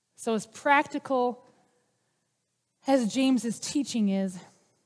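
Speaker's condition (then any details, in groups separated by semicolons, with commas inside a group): No condition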